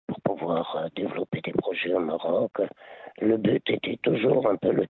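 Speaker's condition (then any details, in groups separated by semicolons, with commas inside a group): Laryngeal cancer; quit over 20 years ago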